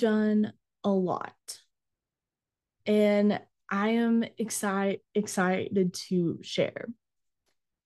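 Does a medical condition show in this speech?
Yes: stuttering; stumbles on own name, now stutters freely without guarding speech; here repeated sounds.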